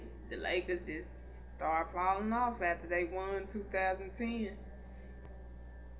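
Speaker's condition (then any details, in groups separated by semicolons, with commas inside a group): Cerebral palsy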